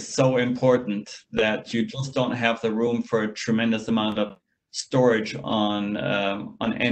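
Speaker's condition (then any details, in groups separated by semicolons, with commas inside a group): No condition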